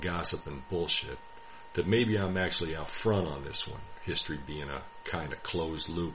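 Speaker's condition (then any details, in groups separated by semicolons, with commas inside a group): No condition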